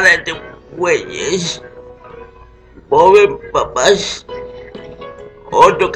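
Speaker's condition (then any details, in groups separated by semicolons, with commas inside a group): Cerebral palsy; uses wheelchair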